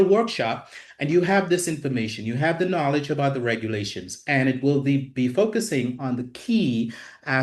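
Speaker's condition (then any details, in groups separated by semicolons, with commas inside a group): No condition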